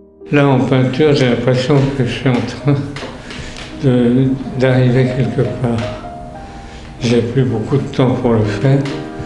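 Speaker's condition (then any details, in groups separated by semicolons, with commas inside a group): Parkinson's disease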